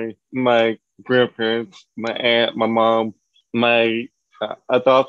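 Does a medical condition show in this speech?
Yes: cerebral palsy; from birth, lower extremities limited.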